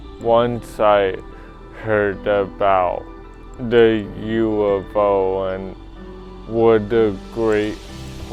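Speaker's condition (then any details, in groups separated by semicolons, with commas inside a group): Cerebral palsy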